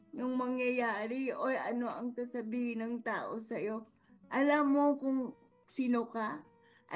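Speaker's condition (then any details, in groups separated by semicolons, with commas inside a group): Cerebral palsy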